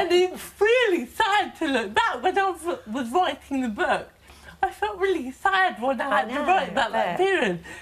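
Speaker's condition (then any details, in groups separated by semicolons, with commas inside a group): Cerebral palsy; present from birth, unsteady balance; affects speech and walking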